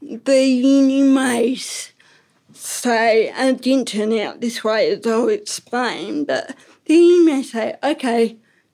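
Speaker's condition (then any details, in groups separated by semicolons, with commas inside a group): Ataxic cerebral palsy; crutches outside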